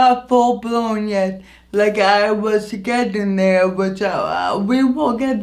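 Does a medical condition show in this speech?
Yes: anoxic brain injury; injury affects voice.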